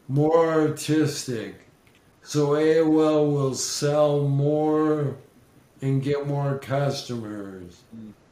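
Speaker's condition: ALS; slurred speech

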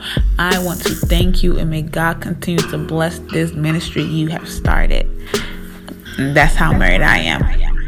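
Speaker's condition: No condition

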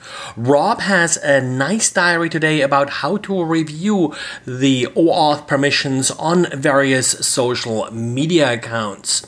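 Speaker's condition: No condition

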